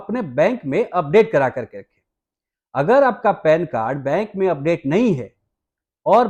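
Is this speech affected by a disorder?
No.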